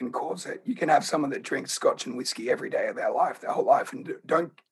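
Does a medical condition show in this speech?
Yes: laryngeal cancer; HPV-related, in voice box, onset age 27-28, earlier neck fusion surgery with tubes past larynx; diagnosed about one year ago after months of croaky voice first thought nodules; speaks at low tone, hard to project voice.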